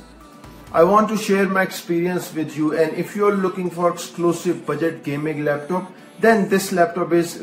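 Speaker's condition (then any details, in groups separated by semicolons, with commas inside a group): No condition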